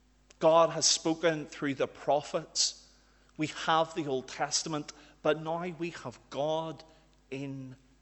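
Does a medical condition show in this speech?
No.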